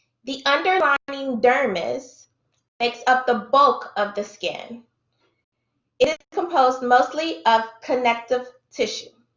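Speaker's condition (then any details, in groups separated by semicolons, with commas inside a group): No condition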